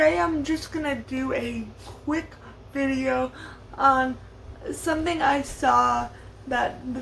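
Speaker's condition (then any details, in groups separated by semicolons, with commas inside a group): Cerebral palsy, severe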